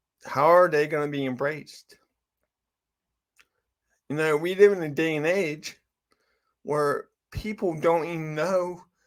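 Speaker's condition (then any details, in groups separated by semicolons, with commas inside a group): Cerebral palsy; from birth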